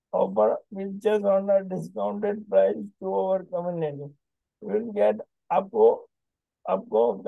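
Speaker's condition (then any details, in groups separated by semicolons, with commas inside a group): ALS; onset right index finger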